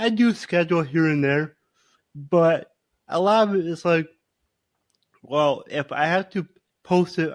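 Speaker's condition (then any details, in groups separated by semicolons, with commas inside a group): Cerebral palsy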